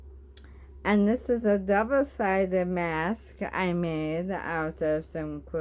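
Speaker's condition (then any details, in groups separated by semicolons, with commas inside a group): Bulbar ALS, bulbar onset; forgets to swallow while talking, saliva sprays, some drooling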